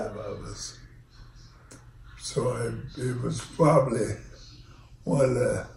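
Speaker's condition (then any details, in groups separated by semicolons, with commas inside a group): ALS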